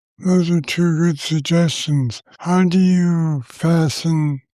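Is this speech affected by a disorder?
Yes: Parkinson's disease; deep brain stimulators.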